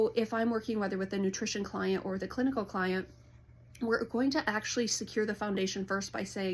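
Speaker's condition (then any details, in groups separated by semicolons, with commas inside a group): No condition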